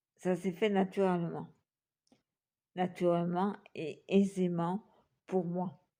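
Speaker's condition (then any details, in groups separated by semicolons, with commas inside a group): Multiple sclerosis; back pain cuts off breathing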